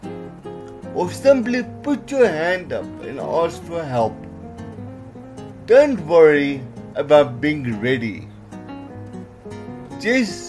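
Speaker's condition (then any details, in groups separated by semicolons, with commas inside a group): Cerebral palsy; certain letters flat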